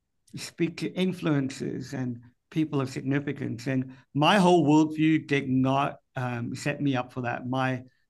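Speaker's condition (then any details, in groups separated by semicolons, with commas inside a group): Cleft palate; speech impediment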